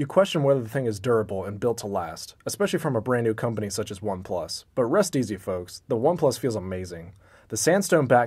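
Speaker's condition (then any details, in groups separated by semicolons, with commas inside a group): No condition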